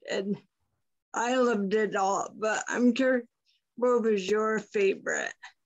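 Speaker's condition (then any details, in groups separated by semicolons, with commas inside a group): Friedreich's ataxia; diagnosed about 20 years ago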